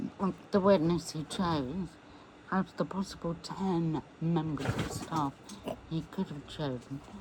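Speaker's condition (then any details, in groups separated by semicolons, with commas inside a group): MND; voice may be difficult to understand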